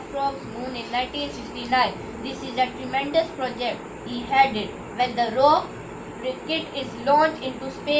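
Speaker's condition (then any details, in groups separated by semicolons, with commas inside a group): No condition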